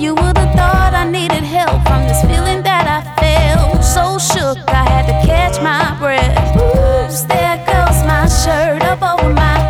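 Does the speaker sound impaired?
No.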